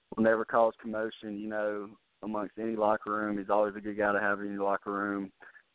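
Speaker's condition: No condition

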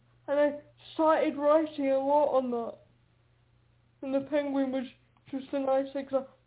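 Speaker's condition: Quadriplegic cerebral palsy; uses a wheelchair

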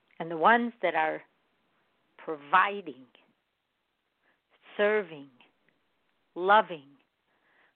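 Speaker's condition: No condition

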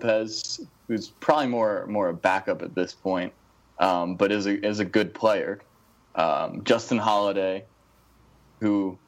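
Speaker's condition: No condition

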